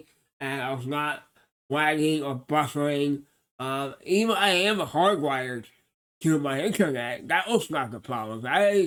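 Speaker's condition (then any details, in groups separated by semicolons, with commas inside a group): Cerebral palsy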